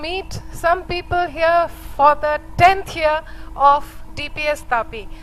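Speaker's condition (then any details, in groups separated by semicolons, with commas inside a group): No condition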